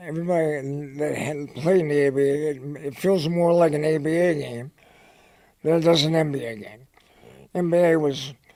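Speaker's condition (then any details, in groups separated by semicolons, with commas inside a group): Head and neck cancer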